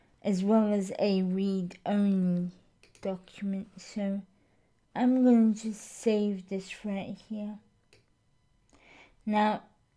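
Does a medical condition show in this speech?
Yes: cerebral palsy.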